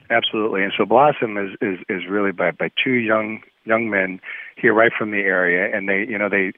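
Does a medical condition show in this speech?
No.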